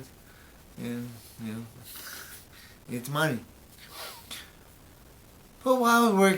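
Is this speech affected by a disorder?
Yes: brain injury; memory greatly affected.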